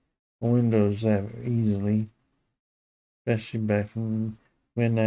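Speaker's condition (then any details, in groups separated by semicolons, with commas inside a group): Parkinson's disease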